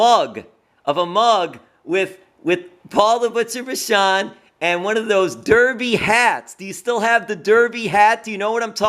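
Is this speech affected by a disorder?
No.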